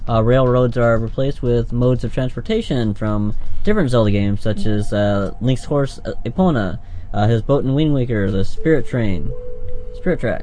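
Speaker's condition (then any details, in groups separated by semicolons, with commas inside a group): No condition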